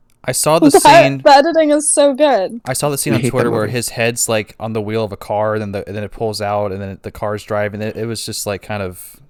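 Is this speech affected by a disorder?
No.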